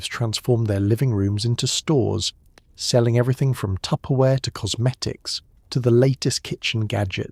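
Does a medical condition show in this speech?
No.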